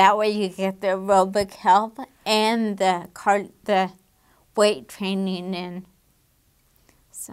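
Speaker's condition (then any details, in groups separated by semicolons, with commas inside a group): Damaged diaphragm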